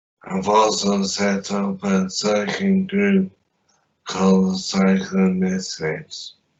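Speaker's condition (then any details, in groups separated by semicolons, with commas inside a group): Traumatic brain injury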